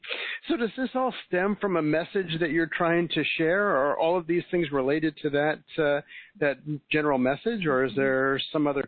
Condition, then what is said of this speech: None; typical speech.